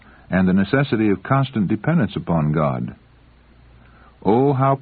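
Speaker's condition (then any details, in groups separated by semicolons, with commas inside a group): No condition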